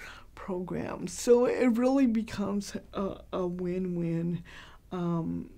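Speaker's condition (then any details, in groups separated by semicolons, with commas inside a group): Cerebral palsy, mild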